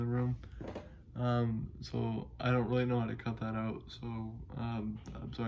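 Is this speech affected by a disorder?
Yes: cerebral palsy; able to speak.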